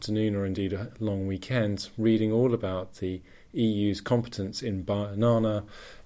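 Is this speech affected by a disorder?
No.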